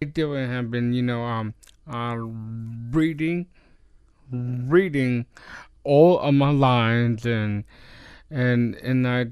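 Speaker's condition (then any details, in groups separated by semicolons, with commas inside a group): Down syndrome; known before age three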